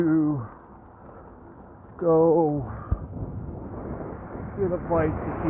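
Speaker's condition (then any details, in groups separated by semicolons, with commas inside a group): Parkinson's; speech impediment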